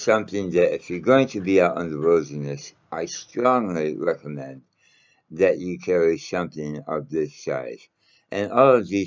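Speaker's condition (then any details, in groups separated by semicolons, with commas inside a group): Mouth cancer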